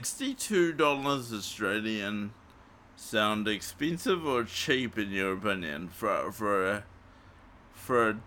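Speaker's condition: Cerebral palsy; morphine not allowed after it

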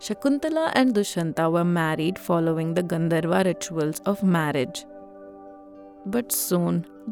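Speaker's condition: No condition

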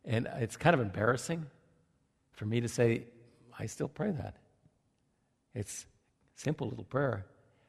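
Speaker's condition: No condition

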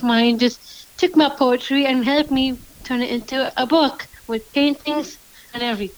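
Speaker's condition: Down syndrome

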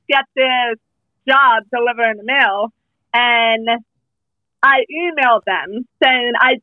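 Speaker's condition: Hearing loss, speech impediment, mild; hearing impairment since birth

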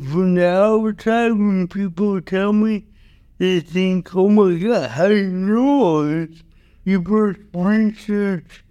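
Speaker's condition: Cerebral palsy

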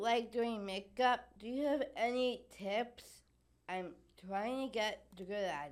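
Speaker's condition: Down syndrome; diagnosed at birth, unexpected, needs fitness and therapy every single day; age 20

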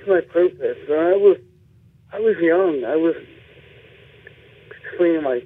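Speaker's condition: Cerebral palsy; left side affected

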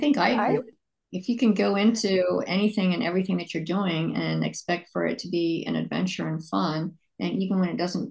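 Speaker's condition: No condition

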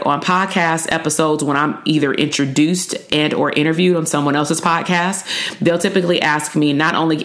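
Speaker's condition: No condition

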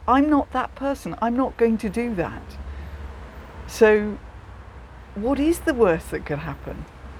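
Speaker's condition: No condition

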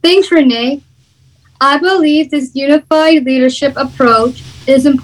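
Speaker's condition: Down syndrome; visible disability

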